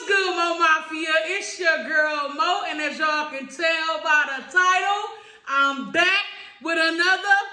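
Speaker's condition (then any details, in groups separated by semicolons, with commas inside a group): No condition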